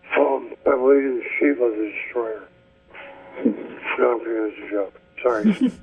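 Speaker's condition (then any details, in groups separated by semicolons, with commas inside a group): ALS; speech getting worse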